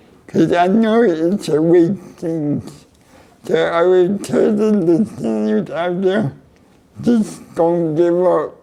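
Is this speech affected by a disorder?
Yes: cerebral palsy.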